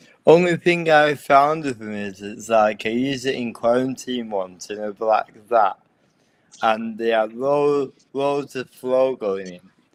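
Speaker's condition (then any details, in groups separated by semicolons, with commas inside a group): Cerebral palsy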